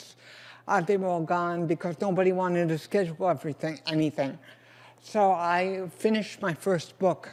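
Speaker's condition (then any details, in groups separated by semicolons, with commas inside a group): Cerebral palsy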